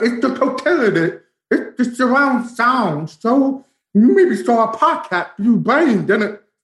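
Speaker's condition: Profound deafness, bilateral, from spinal meningitis; cannot hear words spoken

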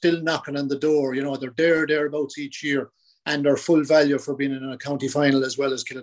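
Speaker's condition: No condition

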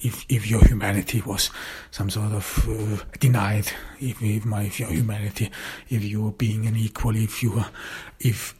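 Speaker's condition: Stuttering; cause unknown, only one in family who stutters, german mother tongue, born in austria; speaking improved through regular podcasting, self-perceived; stutters less the more speaking is done; repeated words, prolonged sounds

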